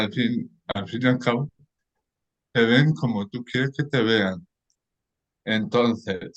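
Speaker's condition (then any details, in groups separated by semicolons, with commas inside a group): Cerebral palsy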